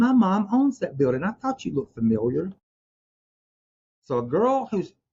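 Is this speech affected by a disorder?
No.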